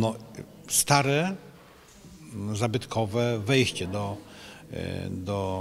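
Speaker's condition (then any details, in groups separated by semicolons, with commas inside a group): No condition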